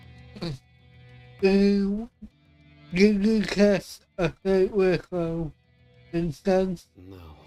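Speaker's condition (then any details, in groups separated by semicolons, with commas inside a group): Cerebral palsy; affects voice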